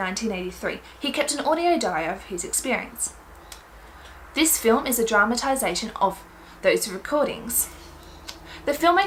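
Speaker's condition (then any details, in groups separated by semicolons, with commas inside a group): No condition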